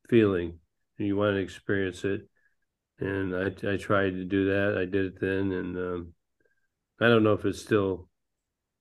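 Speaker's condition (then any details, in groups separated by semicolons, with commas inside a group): Parkinson's disease; man nearly 66, no longer flies planes because of Parkinson's; ping pong, pool, pickleball, bowling as activities to help with Parkinson's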